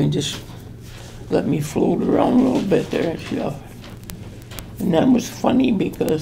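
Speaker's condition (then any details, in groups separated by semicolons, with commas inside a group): Traumatic brain injury; military war injury; over 50 years since injury, memory issues; struggles to tell story, hard to tie together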